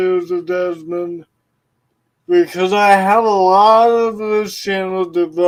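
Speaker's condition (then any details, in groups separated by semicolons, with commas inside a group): Cerebral palsy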